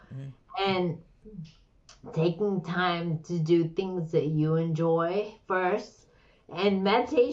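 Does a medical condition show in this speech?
Yes: slurred speech; slurred, stroke-like speech.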